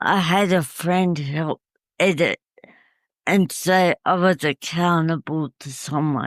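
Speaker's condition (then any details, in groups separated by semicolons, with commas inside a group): Cerebral palsy; uses wheelchair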